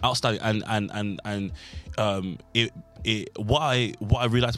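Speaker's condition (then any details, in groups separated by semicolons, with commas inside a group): Stutter; developmental stutter, onset at 3-4 years, attributed to juggling three languages incl. English, German, past breathing-focused speech therapy; ongoing stutter, present most of life; repeated sounds, repeated words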